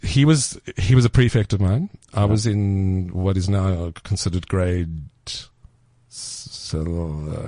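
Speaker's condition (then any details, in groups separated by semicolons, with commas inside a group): Stutter; stutter since childhood, bad in youth, shy, feared speaking e.g. ordering in restaurants; stutter still present in adulthood, no longer feared or a handicap; noticeably slows speech, worse under stress, less when relaxed; repeated sounds, prolonged sounds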